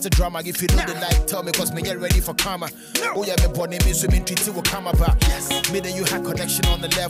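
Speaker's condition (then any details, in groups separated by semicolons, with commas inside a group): No condition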